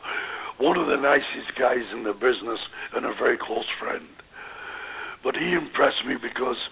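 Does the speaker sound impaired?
Yes: voice box damage after neck operation; may be hard to understand.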